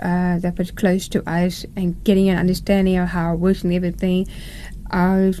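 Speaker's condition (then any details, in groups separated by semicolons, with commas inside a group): Profound hearing loss; congenital, hearing aids from 8 months, bilateral cochlear implants, first implant at 27; learned to speak by oral method at Carl De Toy deaf school, speech rehabilitation after implant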